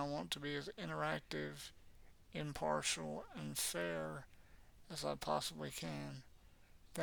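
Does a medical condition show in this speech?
Yes: cerebral palsy; has had speech therapy.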